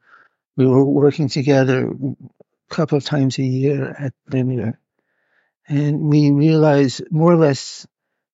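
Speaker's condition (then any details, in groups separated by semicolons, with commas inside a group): Parkinson's; needs to move about while filmed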